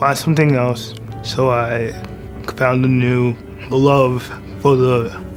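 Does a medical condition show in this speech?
Yes: spastic cerebral palsy; spastic type, present since birth.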